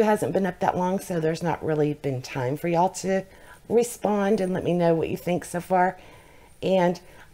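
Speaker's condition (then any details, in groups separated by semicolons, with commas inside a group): No condition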